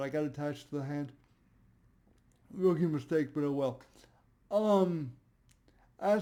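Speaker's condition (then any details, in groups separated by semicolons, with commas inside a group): Cerebral palsy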